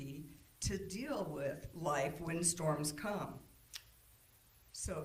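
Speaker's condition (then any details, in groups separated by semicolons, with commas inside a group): No condition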